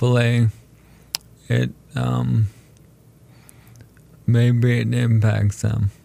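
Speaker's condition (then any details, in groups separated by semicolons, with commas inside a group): ALS; told condition is terminal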